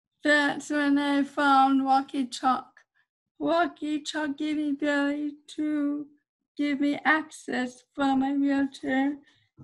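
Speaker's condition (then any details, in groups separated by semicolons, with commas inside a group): Cerebral palsy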